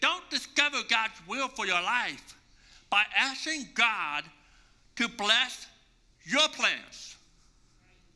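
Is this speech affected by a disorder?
Yes: deafness; congenital, 80% hearing loss since birth, relies on lip reading; masks over lips block understanding.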